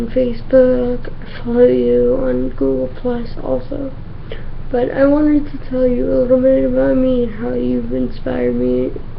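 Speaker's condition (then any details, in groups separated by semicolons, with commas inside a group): Cerebral palsy; from infancy, difficulty moving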